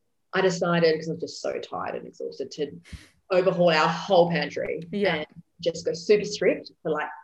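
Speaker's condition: No condition

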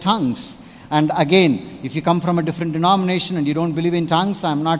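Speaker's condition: No condition

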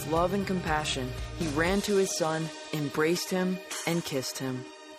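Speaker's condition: No condition

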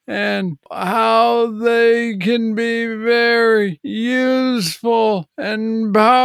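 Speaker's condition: Parkinson's disease, young onset

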